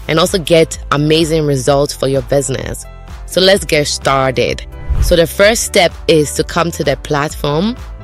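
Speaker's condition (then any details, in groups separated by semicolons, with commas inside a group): No condition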